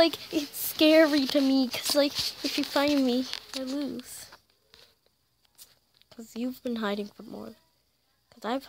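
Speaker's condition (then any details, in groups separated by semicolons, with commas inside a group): No condition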